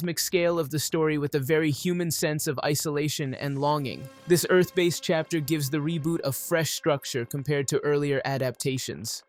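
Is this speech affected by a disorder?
No.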